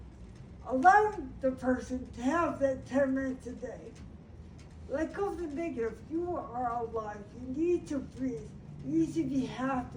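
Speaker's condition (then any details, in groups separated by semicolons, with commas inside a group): Brain injury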